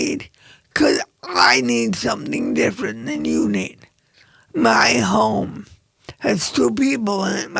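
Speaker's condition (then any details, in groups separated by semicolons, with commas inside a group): Cerebral palsy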